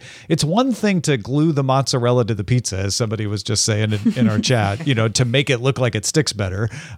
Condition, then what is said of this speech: None; typical speech.